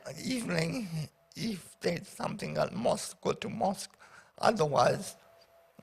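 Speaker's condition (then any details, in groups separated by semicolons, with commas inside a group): Paraplegia with essential tremor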